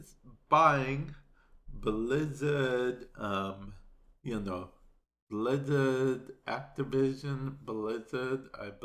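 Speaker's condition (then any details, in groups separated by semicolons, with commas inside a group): Cerebral palsy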